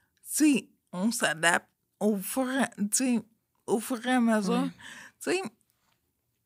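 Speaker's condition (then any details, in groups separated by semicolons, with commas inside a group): Friedreich's ataxia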